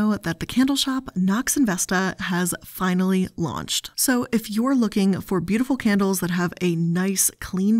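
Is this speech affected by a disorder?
No.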